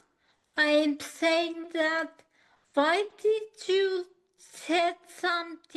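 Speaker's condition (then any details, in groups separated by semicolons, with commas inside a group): Acquired ataxia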